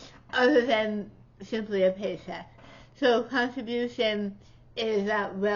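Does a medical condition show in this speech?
Yes: tongue cancer surgery.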